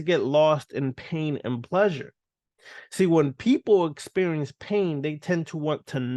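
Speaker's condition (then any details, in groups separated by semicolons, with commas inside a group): No condition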